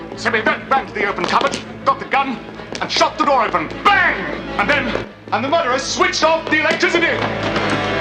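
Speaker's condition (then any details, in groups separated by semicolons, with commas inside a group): No condition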